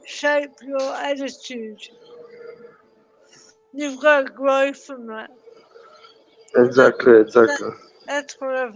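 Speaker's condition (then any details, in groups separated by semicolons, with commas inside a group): Cerebral palsy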